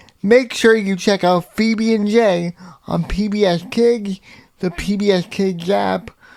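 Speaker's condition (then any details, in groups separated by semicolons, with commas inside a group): Cerebral palsy; voice sometimes sounds childlike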